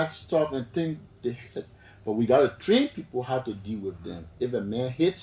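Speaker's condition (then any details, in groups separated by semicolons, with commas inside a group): No condition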